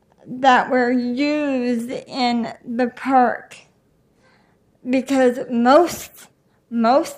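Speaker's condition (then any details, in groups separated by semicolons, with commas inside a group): Cerebral palsy; slower speech, needs more time to say things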